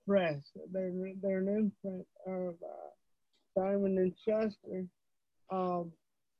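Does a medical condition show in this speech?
Yes: cerebral palsy; wheelchair user; voice erratic, pitch goes high and low, dictation software can't understand.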